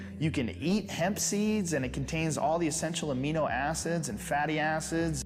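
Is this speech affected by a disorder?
No.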